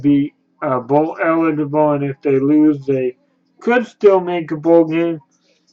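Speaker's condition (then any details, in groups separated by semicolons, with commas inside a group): Cerebral palsy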